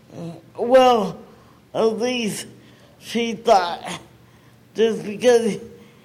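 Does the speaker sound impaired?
Yes: cerebral palsy; never received needed therapy; age 49.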